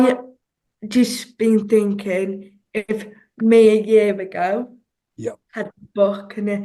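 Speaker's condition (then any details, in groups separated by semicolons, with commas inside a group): Cerebral palsy; since childhood; some speech delay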